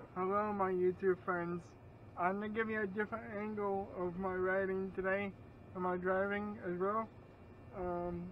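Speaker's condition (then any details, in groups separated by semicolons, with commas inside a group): Cerebral palsy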